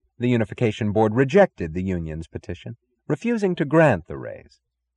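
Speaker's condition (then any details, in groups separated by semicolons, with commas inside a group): No condition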